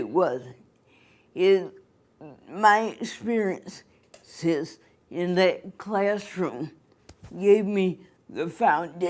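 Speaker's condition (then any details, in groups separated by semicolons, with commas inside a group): Cerebral palsy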